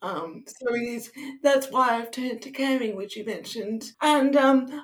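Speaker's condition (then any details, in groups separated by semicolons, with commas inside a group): Cerebral palsy; wheelchair user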